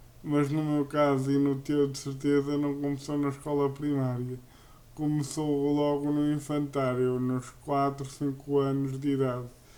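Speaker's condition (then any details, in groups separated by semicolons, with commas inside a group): Cerebral palsy; uses a wheelchair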